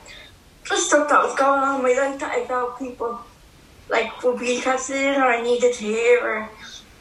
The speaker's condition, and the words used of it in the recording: Cerebral palsy. And you're clear as crystal conversation-wise, but obviously you're difficulty is physical movement, so that's the area of disability for you, is it?